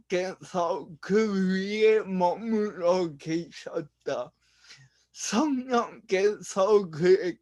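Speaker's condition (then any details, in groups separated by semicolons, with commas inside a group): Brain lesion disability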